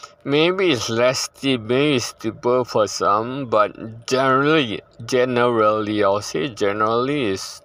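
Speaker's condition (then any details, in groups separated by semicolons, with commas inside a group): Ataxia; spinocerebellar, progressive degenerative, began with trembling hands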